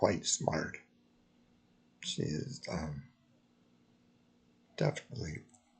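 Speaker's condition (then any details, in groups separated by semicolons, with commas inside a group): Multiple sclerosis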